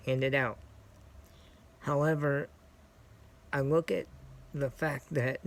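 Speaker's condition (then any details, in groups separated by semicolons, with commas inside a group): Cerebral palsy; scoliosis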